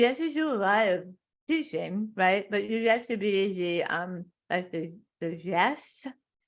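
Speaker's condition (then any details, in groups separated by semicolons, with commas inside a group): Tongue cancer; stage four tongue carcinoma, half tongue removed; one year post surgery, radiation and chemotherapy; voice changed and abnormal, tracheotomy affected speech, past feeding tube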